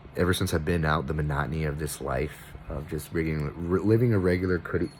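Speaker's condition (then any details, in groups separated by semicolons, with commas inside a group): No condition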